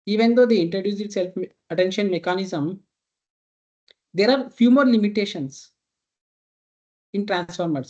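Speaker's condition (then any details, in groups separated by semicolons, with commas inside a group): No condition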